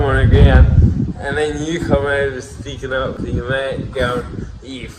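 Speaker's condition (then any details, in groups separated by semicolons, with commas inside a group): Cerebral palsy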